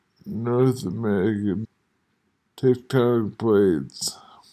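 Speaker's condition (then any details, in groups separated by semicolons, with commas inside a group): Multiple sclerosis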